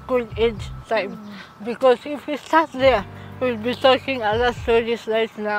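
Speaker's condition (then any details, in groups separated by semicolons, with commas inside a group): Cerebral palsy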